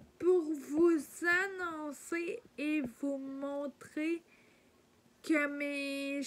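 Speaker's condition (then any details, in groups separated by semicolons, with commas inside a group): Ataxia; degenerative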